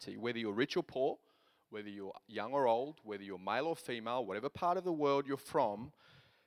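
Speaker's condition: No condition

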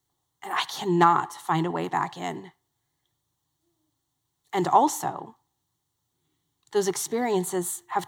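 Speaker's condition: No condition

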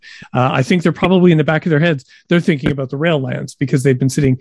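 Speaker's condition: No condition

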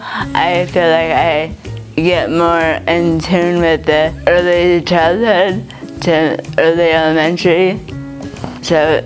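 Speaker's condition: Traumatic brain injury; significant traumatic brain injury, hit by speeding driver turning left, not breathing until CHP tilted head; after hospital release, TBI services through Dignity Health's program; obvious speech impediment

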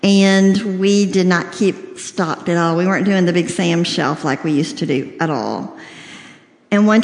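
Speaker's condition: Cleft lip and palate, severe

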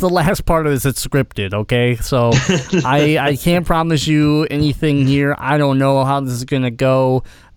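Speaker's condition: Cleft palate; grew up in hospitals

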